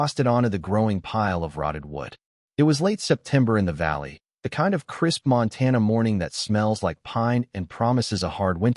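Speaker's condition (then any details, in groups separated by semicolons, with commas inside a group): No condition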